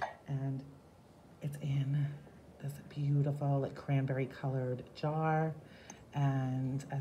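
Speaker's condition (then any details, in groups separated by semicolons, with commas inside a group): No condition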